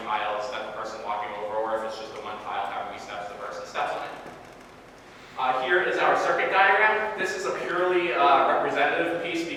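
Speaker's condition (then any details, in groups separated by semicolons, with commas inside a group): No condition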